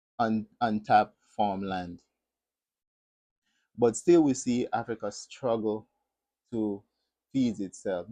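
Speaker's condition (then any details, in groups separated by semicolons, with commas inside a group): No condition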